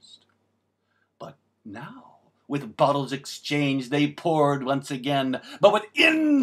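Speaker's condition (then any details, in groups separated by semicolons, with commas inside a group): No condition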